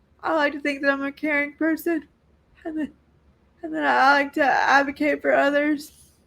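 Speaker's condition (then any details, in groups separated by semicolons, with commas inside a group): Cerebral palsy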